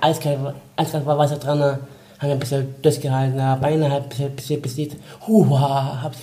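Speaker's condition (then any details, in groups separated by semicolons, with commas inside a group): Down syndrome; trisomy 21, genetic, developmental delay, early movement therapy, Montessori therapist Lore Andelik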